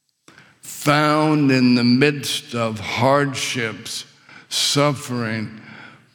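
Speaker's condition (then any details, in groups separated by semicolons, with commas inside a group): ALS; later breathing muscle failure expected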